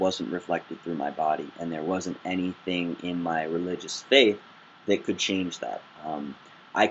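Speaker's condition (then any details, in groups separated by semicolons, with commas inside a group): No condition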